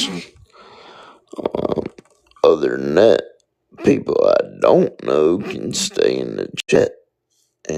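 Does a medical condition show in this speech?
Yes: spastic quadriplegic cerebral palsy.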